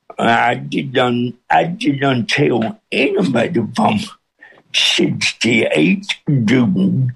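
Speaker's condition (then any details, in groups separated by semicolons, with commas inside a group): Cerebral palsy with speech impediment; pastor John Hayes feared nobody could understand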